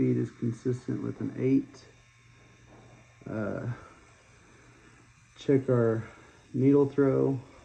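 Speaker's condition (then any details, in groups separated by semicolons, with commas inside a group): No condition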